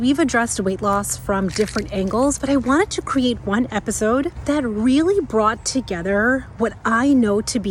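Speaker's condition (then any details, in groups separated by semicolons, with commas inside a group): No condition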